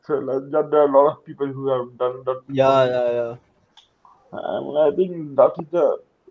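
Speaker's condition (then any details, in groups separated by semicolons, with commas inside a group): Cerebral palsy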